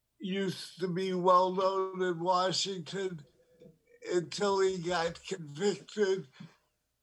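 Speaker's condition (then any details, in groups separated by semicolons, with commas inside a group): Parkinson's disease; diagnosed over 9 years ago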